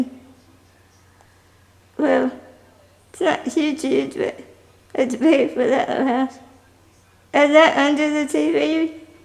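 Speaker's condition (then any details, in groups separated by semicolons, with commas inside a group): Spinal muscular atrophy type 2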